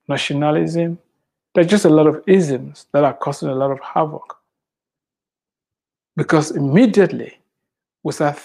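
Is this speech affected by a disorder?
No.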